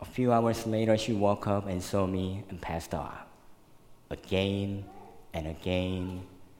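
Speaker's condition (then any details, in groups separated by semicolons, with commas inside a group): Cleft lip and palate, severe; 12 surgeries to date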